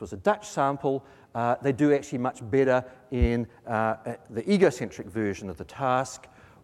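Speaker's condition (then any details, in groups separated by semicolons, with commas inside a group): No condition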